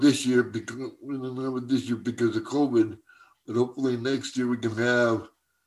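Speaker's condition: Cerebral palsy; from birth, uses wheelchair for mobility, formerly had personal attendant Paulie, gone 6 years

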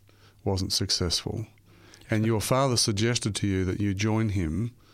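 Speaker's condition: No condition

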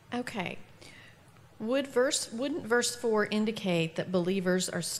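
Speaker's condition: No condition

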